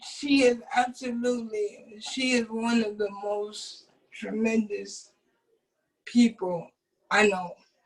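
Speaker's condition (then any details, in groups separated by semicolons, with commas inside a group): Cerebral palsy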